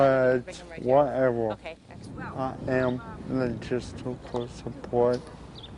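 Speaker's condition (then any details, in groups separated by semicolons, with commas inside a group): Cerebral palsy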